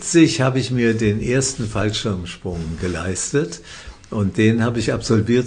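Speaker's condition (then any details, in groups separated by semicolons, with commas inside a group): Parkinson's disease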